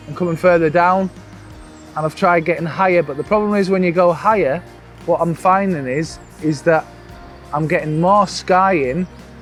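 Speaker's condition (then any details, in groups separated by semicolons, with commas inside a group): No condition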